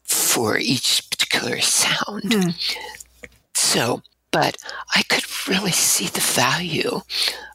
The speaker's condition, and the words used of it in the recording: Spasmodic dysphonia. But as I say in my workshops, because a lot of times people are looking really concerned when they hear what I sound like.